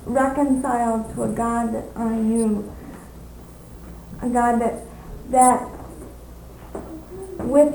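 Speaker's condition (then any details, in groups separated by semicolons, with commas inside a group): Cerebral palsy; speaks fluently with few pauses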